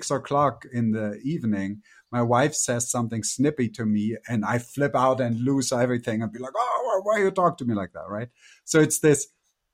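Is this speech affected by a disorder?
No.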